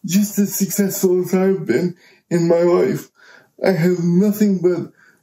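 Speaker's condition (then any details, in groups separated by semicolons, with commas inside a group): Cerebral palsy; uses power wheelchair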